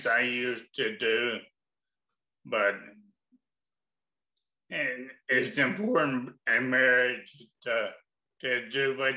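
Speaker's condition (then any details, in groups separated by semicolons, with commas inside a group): Ataxia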